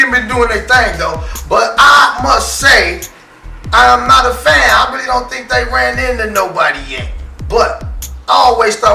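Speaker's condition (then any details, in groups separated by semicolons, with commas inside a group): No condition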